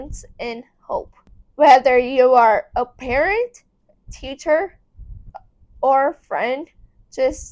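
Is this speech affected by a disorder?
Yes: cerebral palsy; affects muscles.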